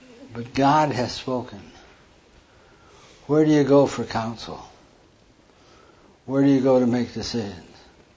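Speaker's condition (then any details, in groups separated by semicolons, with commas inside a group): Parkinson's; diagnosed 14 years ago by neurologist in Lincoln, Nebraska, tremor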